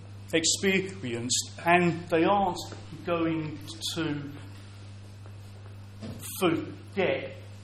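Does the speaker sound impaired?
Yes: stammer; audible stammer; here prolonged sounds, blocks.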